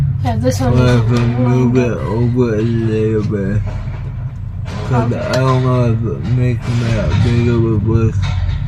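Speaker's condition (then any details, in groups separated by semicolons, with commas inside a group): Cerebral palsy; slurred speech mistaken for drunkenness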